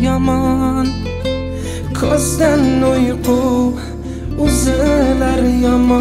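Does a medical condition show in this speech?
No.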